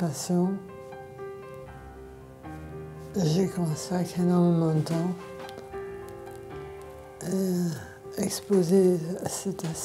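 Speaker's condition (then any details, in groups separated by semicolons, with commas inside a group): Parkinson's disease; deep brain stimulation implant; 10 years since DBS, reduced medication, daily physiotherapy; voice lost its power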